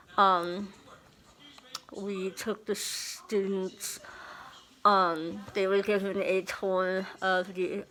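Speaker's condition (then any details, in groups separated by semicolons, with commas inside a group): Moebius syndrome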